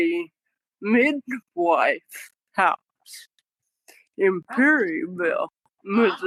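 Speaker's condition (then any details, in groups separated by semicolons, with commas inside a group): Cerebral palsy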